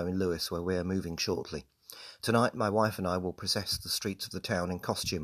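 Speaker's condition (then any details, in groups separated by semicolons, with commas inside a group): No condition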